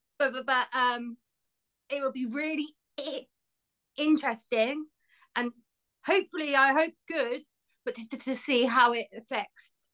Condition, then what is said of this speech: Stuttering. My stammer is always changing, especially like with ways that I try and get out.